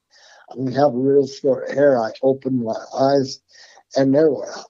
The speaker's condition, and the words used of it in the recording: Parkinson's disease. Obviously, I can rattle on for quite a while now.